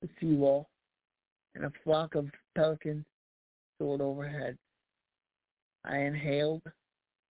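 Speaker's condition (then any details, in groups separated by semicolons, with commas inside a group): Cerebral palsy; past challenges speaking up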